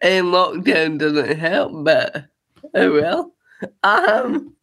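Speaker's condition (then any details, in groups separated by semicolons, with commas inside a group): Cerebral palsy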